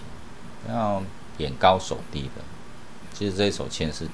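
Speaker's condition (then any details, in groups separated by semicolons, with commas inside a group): No condition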